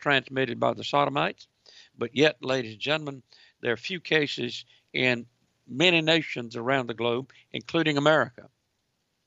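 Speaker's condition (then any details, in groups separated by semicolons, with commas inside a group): No condition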